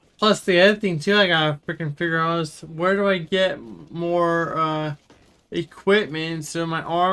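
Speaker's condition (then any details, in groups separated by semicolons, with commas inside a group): Cerebral palsy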